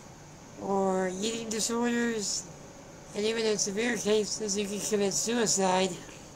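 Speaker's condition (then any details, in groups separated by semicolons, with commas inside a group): Spinal muscular atrophy; tongue constantly vibrating since infancy; tongue vibrates constantly, cannot be stopped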